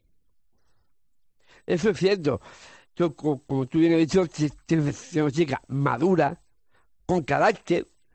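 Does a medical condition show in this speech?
Yes: Down syndrome; trisomy 21, three copies of chromosome 21, genetic, congenital, age 47; lives alone with home help.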